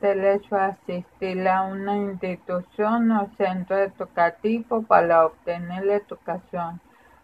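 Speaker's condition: Cerebral palsy; poor balance, difficulty walking, slow writing; difficulty speaking

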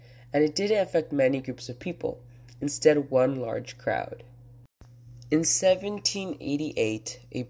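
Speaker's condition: No condition

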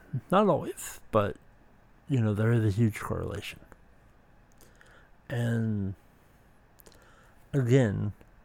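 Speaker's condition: Speech impediment

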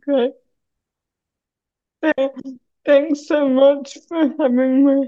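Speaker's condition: Cerebral palsy; needs hand to hold on steep stairs

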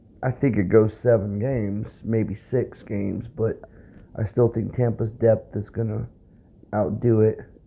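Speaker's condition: No condition

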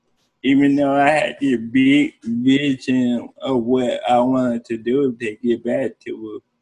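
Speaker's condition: Cerebral palsy; present from birth

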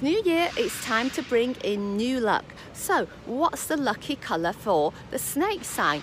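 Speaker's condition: No condition

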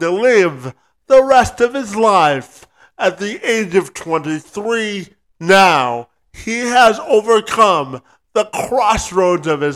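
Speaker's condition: Cerebral palsy; spastic quadriplegic

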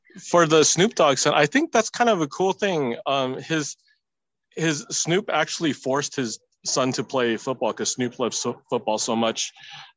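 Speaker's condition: No condition

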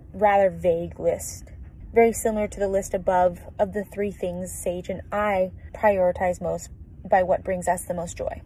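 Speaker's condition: No condition

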